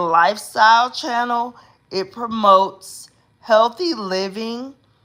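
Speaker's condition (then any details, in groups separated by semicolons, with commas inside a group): Cerebral palsy; uses specialized hospital bed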